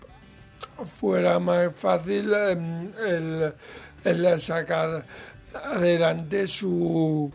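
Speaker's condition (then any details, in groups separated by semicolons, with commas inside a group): Cerebral palsy; mild, lesser degree of disability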